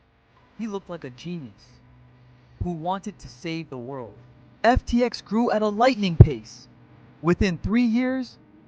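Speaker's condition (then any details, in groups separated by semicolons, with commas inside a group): No condition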